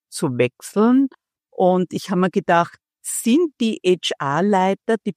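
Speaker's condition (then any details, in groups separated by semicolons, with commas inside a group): No condition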